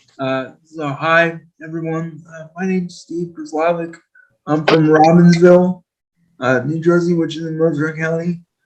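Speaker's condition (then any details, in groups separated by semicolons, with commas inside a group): Quadriplegic cerebral palsy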